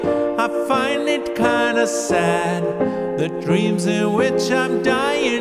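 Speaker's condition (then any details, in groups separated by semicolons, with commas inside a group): No condition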